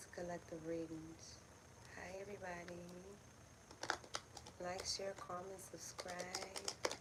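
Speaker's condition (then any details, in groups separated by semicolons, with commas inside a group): No condition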